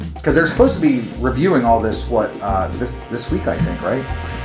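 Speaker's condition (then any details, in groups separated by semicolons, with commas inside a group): No condition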